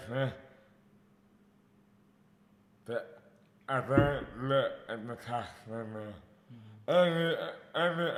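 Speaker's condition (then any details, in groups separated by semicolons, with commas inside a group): Dystonia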